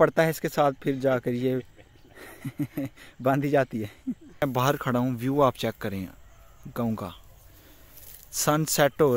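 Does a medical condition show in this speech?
No.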